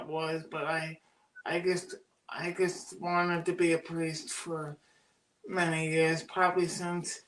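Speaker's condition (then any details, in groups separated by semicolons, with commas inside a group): Cerebral palsy; oxygen loss at birth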